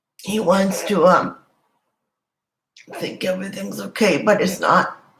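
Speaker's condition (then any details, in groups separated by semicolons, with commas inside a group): Cerebral palsy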